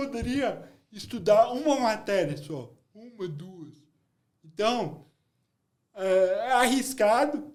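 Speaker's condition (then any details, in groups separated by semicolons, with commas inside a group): Cerebral palsy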